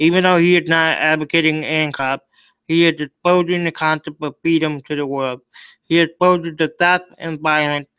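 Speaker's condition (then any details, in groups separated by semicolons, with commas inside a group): Cerebral palsy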